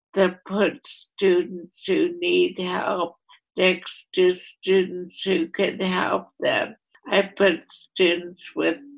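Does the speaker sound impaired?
Yes: ALS; ALS affecting voluntary motor neurons, first primary lateral sclerosis diagnosis, second opinion Columbia med center; at least eight years since diagnosis, expected loss of walking; voice affected.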